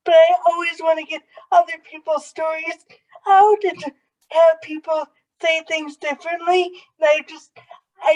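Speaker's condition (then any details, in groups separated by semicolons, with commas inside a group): Cerebral palsy; able to speak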